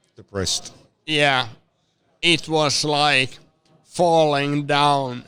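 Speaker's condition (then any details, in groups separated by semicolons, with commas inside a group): Severe traumatic brain injury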